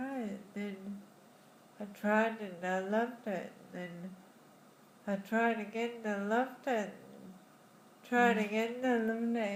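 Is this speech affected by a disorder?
Yes: Friedreich's ataxia; diagnosed in childhood.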